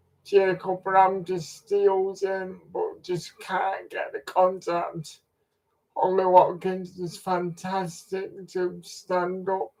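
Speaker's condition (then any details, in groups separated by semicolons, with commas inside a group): Cerebral palsy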